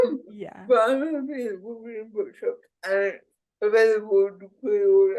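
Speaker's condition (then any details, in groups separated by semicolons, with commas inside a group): Cerebral palsy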